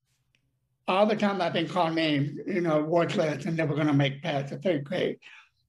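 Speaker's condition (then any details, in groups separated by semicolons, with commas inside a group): Deafness; paralysis on one side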